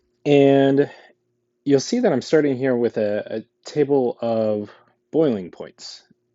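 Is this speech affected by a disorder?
No.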